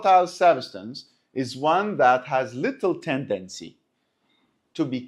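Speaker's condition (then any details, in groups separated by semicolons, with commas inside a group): No condition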